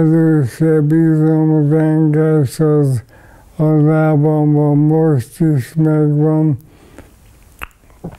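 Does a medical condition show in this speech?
Yes: ALS.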